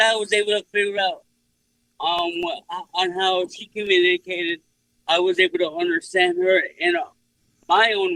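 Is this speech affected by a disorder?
Yes: cerebral palsy; speech unaffected.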